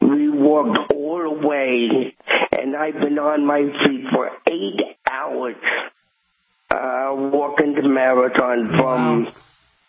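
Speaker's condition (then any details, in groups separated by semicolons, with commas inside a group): Cerebral palsy; present from birth, diagnosed at 6 months, lump at back of head found by mother, could not lie on back, predicted never to walk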